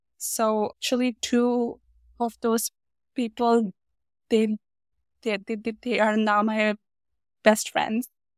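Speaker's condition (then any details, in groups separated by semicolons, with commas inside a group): Stutter; stutter diagnosed at age 5, increased with age, about 20 speech therapists in childhood, paid for cure scam; ongoing speech therapy, goals self-acceptance and disclosure, work accommodation to type in meeting chat, read aloud by others; not mild stutter, speaks short remarks, types longer ones, bad days block even two sentences; repeated sounds, repeated words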